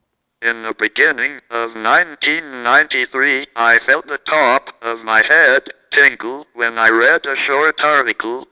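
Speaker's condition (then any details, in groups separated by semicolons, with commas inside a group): Cerebral palsy, speech-generating device; present from birth, never walked, had caregiver who helped with walking attempts; never knew what it was like to talk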